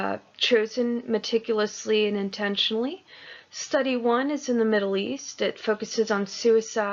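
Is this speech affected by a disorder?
No.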